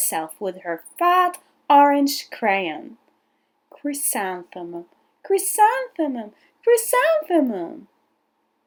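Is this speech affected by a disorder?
No.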